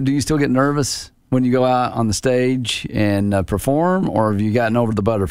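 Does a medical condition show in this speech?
No.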